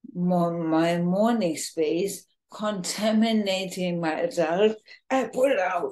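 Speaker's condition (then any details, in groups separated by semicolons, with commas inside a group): ALS, bulbar form, bulbar onset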